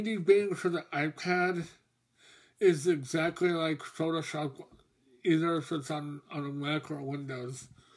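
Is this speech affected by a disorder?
Yes: mobius syndrome.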